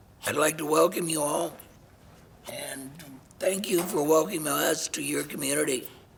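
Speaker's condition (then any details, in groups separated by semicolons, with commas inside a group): Laryngectomy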